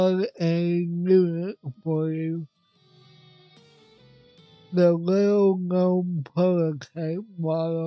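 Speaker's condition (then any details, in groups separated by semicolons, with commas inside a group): Cerebral palsy; affects voice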